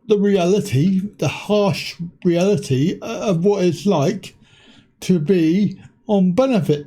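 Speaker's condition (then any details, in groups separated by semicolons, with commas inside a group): Cerebral palsy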